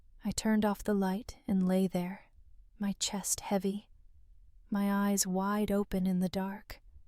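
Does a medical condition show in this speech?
No.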